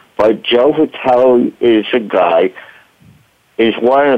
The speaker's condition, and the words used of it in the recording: Tracheostomy. And on the way to a hospital, a medic inserts a trach tube, apparently saving my life, but damaging my voice box.